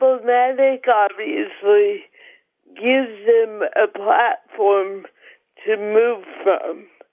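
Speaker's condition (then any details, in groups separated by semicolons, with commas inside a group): Cerebral palsy; mild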